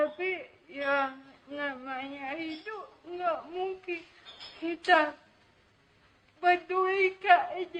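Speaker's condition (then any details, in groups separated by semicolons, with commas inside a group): Cerebral palsy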